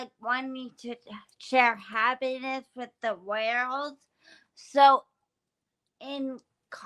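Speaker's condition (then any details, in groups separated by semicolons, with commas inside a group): Brain injury from boulder; initially unintelligible, improved with practice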